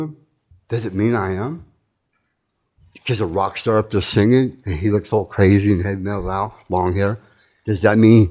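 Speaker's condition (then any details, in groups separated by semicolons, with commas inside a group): Tardive dyskinesia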